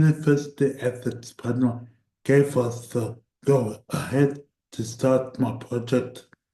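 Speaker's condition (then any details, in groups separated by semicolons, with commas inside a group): Cerebral palsy; voice tires at times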